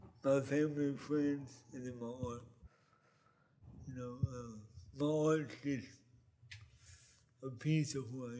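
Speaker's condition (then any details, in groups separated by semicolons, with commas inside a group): Cerebral palsy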